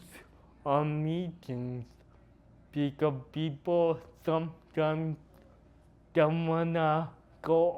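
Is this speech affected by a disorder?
Yes: cerebral palsy; noticeably atypical speech.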